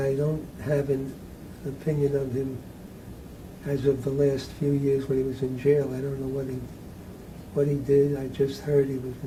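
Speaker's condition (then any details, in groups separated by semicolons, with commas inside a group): Parkinson's disease; needs to keep voice level up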